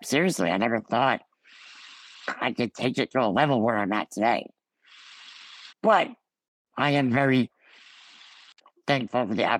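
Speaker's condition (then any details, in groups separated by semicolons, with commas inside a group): Ullrich congenital muscular dystrophy; from birth, diagnosed at 4, Ullrich found at 25 by DNA test; scoliosis surgery at 14 nearly fatal, stopped breathing 2 minutes six weeks later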